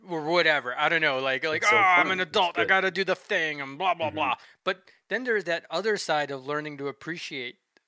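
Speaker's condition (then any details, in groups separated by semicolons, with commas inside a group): No condition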